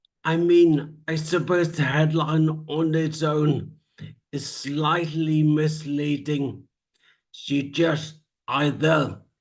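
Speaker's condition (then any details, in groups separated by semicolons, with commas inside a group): Traumatic brain injury; speech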